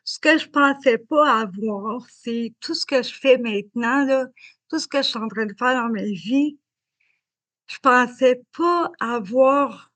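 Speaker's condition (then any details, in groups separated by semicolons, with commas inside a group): Cerebral palsy; learning to speak was challenging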